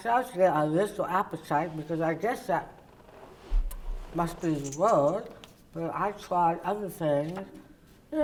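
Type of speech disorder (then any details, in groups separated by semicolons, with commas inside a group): Speech after partial glossectomy; oral cavity cancer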